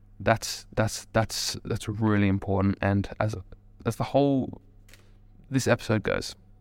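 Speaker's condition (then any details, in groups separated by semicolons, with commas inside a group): No condition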